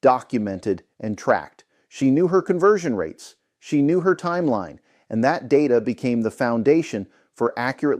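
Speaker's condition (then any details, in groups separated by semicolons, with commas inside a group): No condition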